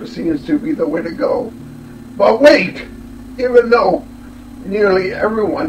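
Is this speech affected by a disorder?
Yes: cerebellar ataxia from brain tumour.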